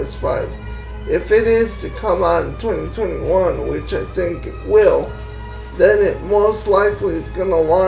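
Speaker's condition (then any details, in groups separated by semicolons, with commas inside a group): Cerebral palsy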